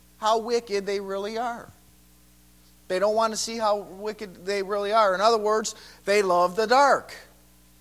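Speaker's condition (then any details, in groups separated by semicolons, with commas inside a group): No condition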